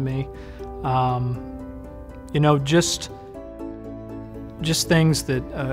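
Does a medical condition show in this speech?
No.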